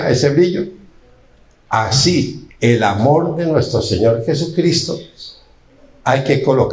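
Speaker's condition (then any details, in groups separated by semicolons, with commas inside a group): No condition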